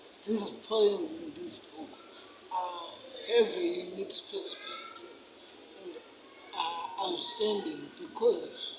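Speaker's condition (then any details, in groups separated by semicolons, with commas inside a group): Cerebral palsy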